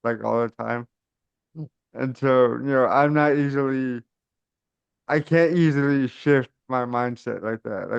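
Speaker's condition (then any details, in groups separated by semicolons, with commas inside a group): Cerebral palsy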